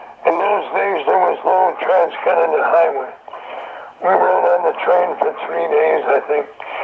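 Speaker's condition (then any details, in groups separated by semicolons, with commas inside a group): Throat cancer; survivor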